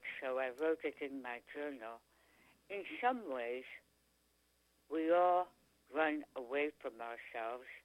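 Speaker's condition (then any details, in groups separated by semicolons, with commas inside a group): Tongue cancer; stage 4 tongue cancer, chronic sore throat, 3/4 tongue removed by dr. Oxford, second surgery; after surgery could not speak or swallow, feeding tube, now speaks pretty clearly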